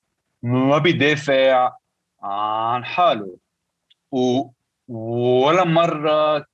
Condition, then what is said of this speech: Stuttering. كل ما أعمل جوكس يعني عن هذا الموضوع مش بس كانوا الناس يرتاحوا لأنه عم يفهموا ليش أنا عم بحكي بهذا الشكل